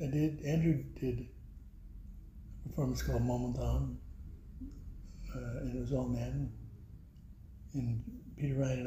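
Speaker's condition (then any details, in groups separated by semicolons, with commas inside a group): Parkinson's; voice weakened by Parkinson's, knee replaced after hardly walking, earlier taught from chair; voice went with Parkinson's, can still whisper, formerly whisper carried and was heard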